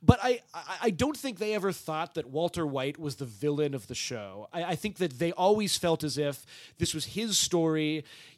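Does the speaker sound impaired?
No.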